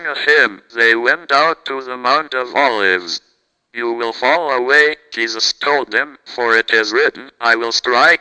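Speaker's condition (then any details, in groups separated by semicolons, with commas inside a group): Cerebral palsy, speech-generating device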